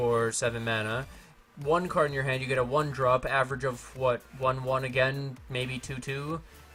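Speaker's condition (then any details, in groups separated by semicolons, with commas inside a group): No condition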